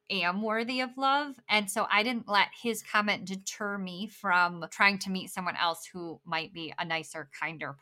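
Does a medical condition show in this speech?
Yes: bilateral cleft lip and palate.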